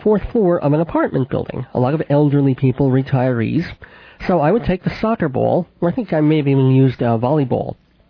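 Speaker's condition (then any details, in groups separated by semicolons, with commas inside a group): Cleft palate with lisp, cleft lip and palate, mild; therapy with Mrs. Adler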